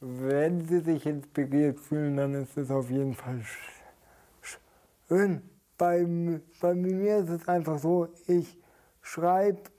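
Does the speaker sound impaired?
Yes: stuttering; stuttering symptoms, also present during stage performances; here repeated sounds, repeated words, prolonged sounds, blocks.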